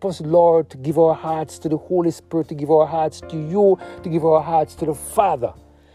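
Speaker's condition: No condition

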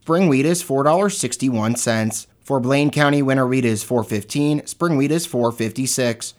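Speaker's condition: No condition

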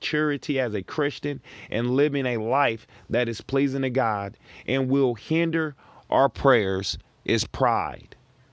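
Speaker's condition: No condition

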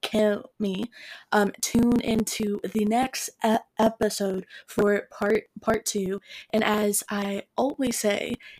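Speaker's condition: Stuttering; stuttering with blocks, slowly accepting stutter; sees therapist; gets stuck, word and part-word repetitions, saying own name still hard; repeated sounds, repeated words

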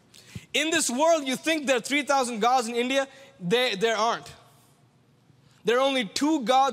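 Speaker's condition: No condition

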